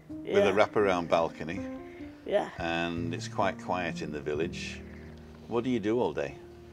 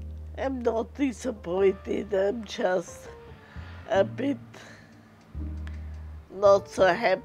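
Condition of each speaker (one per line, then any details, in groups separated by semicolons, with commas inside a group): No condition
Multiple sclerosis; worsening over recent years, previously had chemotherapy-type treatment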